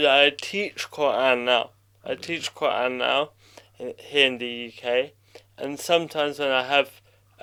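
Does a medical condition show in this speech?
Yes: cerebral palsy.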